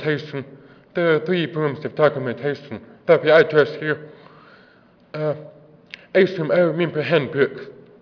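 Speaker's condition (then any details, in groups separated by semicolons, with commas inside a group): Deafness; works with interpreters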